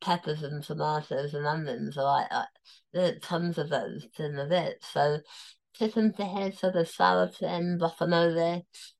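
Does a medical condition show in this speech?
Yes: tongue cancer, near-total glossectomy; stage 4 tongue cancer, near-total tongue removal, 5 millimeters left, temporary tracheostomy, immunotherapy around surgery.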